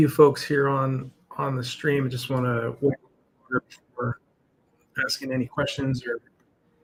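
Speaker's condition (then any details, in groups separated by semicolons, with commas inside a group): No condition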